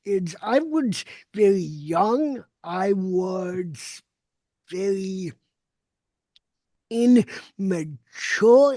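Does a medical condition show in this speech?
Yes: cerebral palsy; uses walker and wheelchair.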